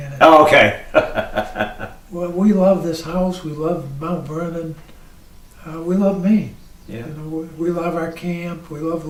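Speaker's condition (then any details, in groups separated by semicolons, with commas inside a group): ALS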